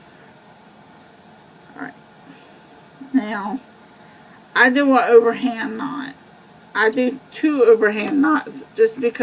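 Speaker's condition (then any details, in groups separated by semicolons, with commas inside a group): Cerebral palsy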